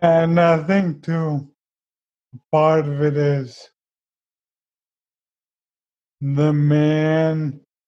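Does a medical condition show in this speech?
Yes: ALS; wheelchair built, arriving in about a week; expects to lose speech, plans typed synthetic voice device; still speaks but less coherent and audible, will later type everything out.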